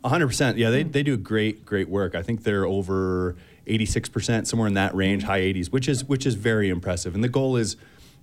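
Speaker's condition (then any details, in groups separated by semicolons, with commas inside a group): No condition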